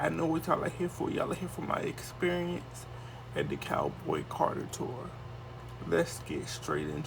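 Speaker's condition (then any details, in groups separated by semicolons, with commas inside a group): Cerebral palsy; wheelchair user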